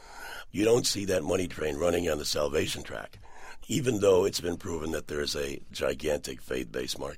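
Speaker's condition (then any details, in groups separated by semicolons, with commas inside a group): Partial laryngectomy for throat cancer; 80% larynx removed, Cleveland Clinic experimental surgery attached left neck muscles; mute about two years after surgery, then sounded like Brando in the Godfather, long-term trach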